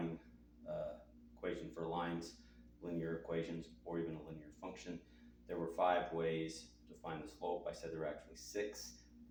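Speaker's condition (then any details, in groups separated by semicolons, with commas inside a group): No condition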